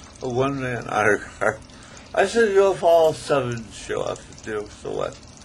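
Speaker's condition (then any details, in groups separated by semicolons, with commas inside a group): ALS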